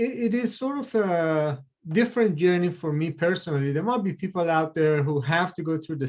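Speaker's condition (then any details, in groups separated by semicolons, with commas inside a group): No condition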